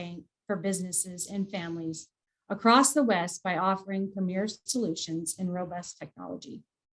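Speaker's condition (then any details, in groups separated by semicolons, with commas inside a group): No condition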